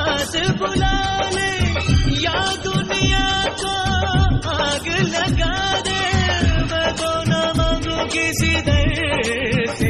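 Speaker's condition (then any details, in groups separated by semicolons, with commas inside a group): No condition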